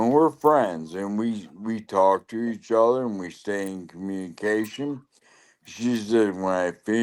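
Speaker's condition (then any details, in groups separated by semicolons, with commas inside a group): Lou Gehrig's disease (ALS)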